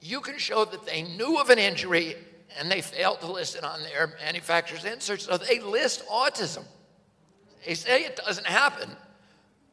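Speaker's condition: Spasmodic dystonia; very strong voice lost at onset

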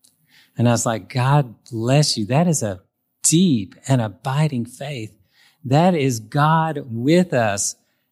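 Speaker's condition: No condition

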